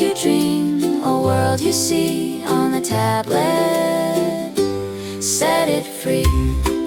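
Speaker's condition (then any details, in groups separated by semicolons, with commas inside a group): No condition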